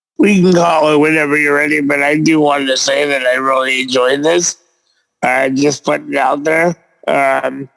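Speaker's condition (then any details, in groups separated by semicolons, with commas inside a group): Cerebral palsy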